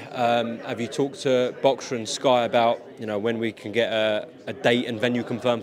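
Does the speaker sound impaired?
No.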